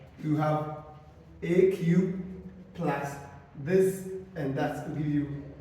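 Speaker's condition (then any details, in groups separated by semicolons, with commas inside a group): No condition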